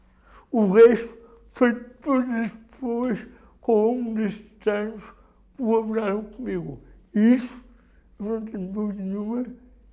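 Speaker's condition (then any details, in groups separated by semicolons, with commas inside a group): Cerebral palsy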